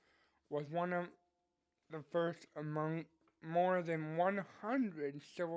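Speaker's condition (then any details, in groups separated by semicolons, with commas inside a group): Cerebral palsy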